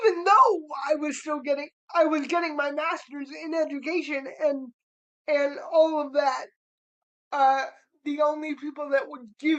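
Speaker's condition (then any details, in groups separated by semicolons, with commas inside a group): Cerebral palsy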